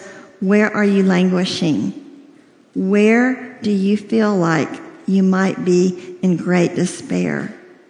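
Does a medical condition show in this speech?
Yes: cleft lip and palate, severe.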